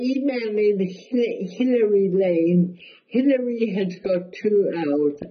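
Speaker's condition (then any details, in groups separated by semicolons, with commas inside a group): Cerebral palsy, mild; speech affected a bit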